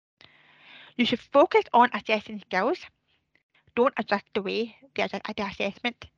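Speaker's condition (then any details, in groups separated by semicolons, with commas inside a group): Deafness; speech sometimes affected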